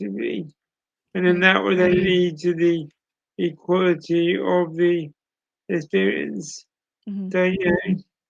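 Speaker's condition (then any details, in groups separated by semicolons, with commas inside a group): Cerebral palsy; speech impairment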